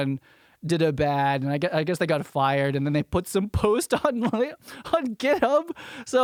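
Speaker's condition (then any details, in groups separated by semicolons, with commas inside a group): No condition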